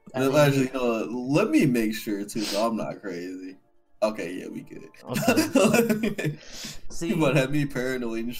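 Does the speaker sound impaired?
No.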